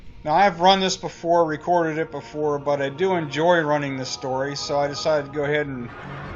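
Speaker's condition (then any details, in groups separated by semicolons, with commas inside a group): No condition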